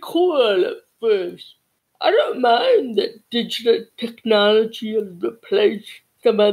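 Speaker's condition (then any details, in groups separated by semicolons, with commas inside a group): Cerebral palsy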